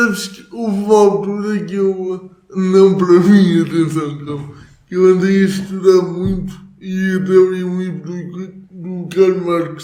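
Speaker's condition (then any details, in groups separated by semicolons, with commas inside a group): Cerebral palsy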